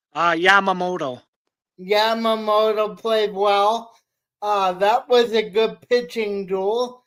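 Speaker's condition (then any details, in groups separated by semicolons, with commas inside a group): Cerebral palsy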